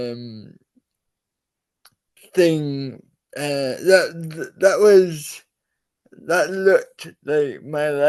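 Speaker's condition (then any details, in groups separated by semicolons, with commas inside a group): Cerebral palsy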